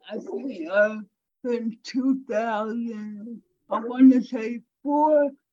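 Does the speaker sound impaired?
Yes: cerebral palsy; speech impairment, voice sounds different, strangers wrongly assume cognitive disability on hearing voice.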